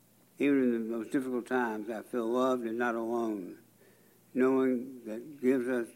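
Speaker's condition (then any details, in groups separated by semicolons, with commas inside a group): Parkinson's disease; onset age 49, worsened after 7 years, deep brain stimulation, six surgeries at Vanderbilt Hospital; 17 years since onset, progressive, accelerated during oral cancer treatment, weak, immunotherapy at West Clinic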